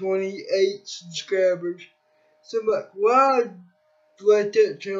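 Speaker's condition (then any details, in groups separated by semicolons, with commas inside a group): Cerebral palsy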